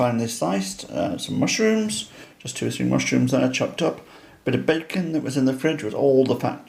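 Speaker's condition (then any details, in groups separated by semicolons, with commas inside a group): No condition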